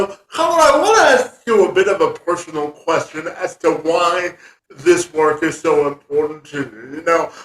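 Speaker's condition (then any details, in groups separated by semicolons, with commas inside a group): Cerebral palsy; spastic quadriplegic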